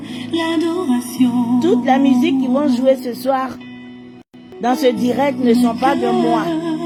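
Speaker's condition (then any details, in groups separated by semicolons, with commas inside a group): No condition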